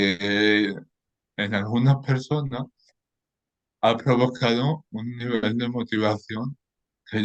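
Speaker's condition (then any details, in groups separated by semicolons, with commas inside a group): Cerebral palsy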